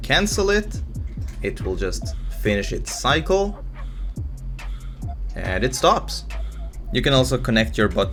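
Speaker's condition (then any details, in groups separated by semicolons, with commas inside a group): No condition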